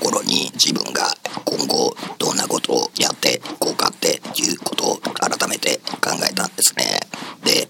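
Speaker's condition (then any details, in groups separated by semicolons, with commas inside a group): Laryngectomy, esophageal speech; recurred after two years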